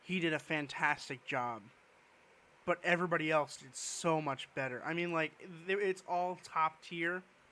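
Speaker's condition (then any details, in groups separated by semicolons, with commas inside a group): No condition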